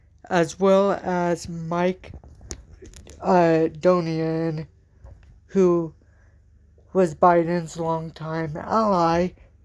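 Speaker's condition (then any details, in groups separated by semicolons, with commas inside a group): Cerebral palsy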